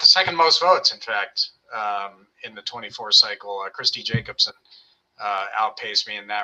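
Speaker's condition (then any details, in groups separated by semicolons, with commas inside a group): No condition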